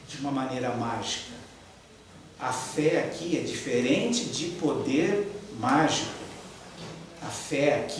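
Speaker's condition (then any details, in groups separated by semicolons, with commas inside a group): No condition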